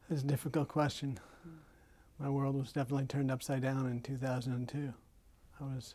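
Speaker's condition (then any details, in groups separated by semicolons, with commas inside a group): Parkinson's disease; Rock City Boxing with voice component, shouting counts, almost 4 years, Jayco's gym, Sarasota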